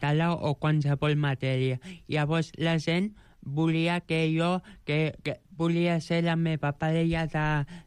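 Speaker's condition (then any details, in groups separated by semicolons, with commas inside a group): Joubert syndrome; present from birth; age 29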